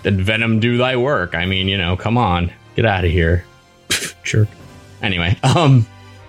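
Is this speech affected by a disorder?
No.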